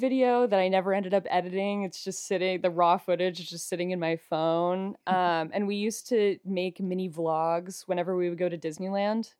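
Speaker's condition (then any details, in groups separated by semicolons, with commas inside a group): No condition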